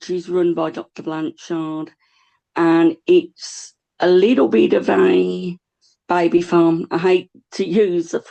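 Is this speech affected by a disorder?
No.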